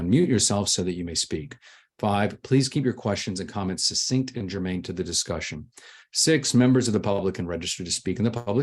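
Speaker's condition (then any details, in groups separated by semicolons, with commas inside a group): No condition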